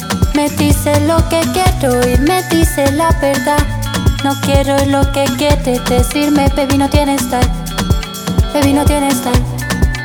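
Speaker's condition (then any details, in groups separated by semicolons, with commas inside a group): No condition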